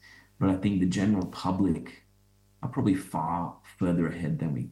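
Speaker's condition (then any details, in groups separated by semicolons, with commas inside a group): No condition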